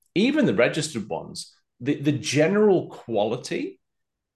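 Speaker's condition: No condition

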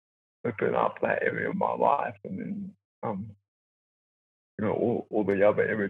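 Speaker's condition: Cerebral palsy; born two months premature

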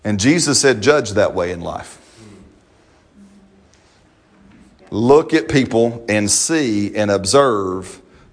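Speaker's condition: No condition

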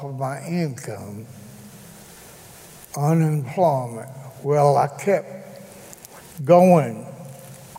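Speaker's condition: Cerebral palsy; gives spoken testimony in church

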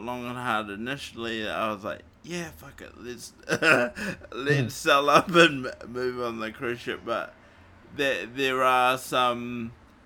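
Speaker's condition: Cerebral palsy; morphine not allowed after it

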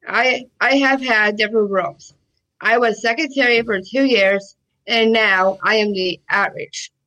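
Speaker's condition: Down syndrome; congenital

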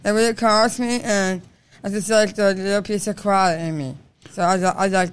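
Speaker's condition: Down syndrome; congenital, present from birth, age 24

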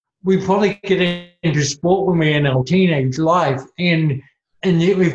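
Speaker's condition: Cerebral palsy; talking and coordination

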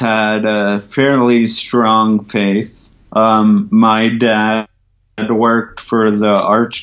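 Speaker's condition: Ataxia from traumatic brain injury; coma

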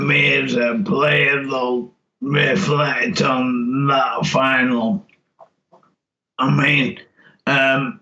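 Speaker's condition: Motor neurone disease; cannot speak well, speech noticeably changed

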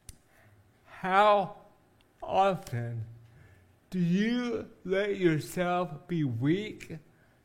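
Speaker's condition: Cerebral palsy; speech impediment

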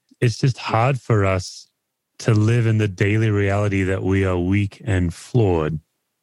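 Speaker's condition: No condition

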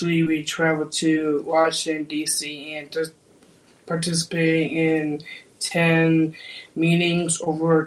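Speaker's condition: Down syndrome

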